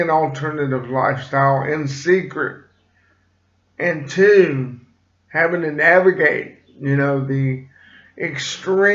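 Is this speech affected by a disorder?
Yes: cerebral palsy; slight speech impediment.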